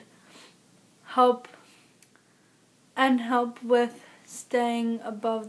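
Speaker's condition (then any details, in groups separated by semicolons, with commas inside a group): Cerebral palsy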